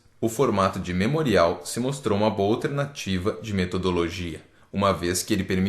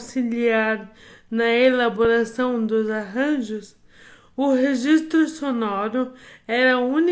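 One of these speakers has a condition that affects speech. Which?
The second: amyotrophic lateral sclerosis; difficulty speaking, difficulty containing emotions.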